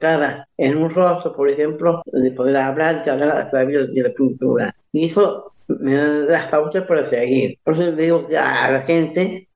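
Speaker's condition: Down syndrome; age 64

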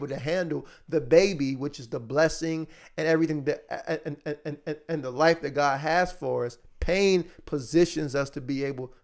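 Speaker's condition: Stuttering; stuttering since childhood, picked on for it as a kid; still wrestling with stuttering in current season; repeated words

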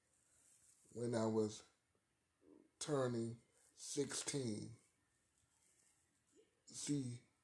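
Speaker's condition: Cerebral palsy; arthritis

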